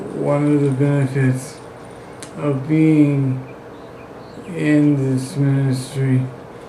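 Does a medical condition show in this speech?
Yes: Parkinson's disease; brain surgeries; on medication; speech recently unreliable, brain surgeries affected speech.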